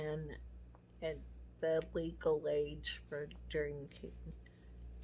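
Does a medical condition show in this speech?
Yes: MS.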